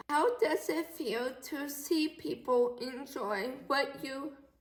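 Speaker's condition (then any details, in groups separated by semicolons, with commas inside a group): Cerebral palsy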